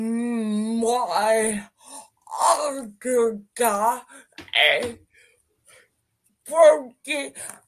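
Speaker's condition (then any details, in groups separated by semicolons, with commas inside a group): Cerebral palsy; speech impairment, limited speaking ability, writing main way to express self, uses Linkgraphia communication device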